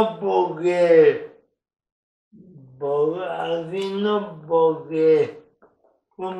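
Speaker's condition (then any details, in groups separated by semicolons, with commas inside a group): Cerebral palsy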